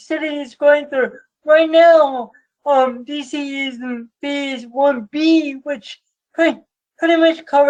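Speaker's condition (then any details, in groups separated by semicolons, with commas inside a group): Cerebral palsy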